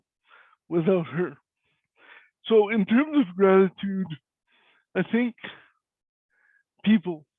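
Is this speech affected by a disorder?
Yes: cerebral palsy; voice is different.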